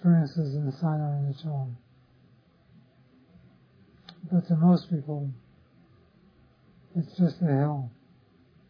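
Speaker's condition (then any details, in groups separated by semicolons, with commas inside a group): Parkinson's disease; others offer remedies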